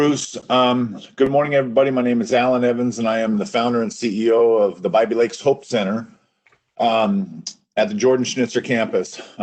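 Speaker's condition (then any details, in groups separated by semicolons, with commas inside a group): No condition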